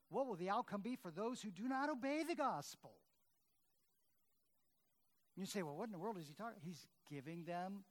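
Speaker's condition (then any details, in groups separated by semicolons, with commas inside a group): No condition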